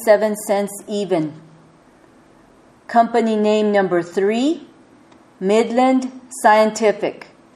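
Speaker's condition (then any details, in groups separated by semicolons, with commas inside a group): No condition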